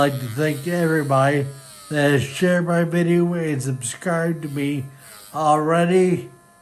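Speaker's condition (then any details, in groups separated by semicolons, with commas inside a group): Friedreich's ataxia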